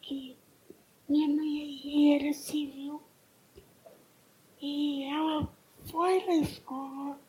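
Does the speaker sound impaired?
Yes: cerebral palsy; lesion less severe than others, physical effects, falls, hip surgery for dislocated hip; ongoing music therapy, hospitalization not frequent; music therapy to develop communication and singing, possibly speech balance, singing recorded by music therapist.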